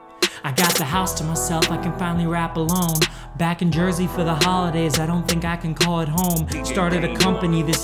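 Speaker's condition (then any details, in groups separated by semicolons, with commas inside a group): No condition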